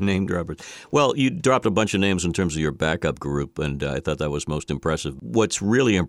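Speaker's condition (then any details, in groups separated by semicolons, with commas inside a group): No condition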